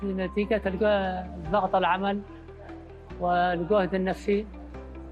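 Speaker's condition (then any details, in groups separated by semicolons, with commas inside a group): Parkinson's disease; attributed to work pressure and psychological strain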